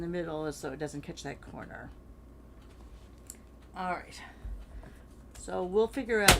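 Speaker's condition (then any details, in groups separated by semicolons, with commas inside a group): No condition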